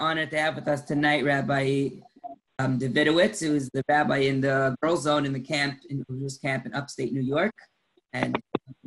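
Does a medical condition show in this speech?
No.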